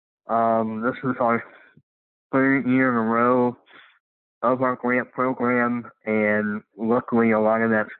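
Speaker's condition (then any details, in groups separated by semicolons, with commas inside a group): Cleft lip and palate; congenital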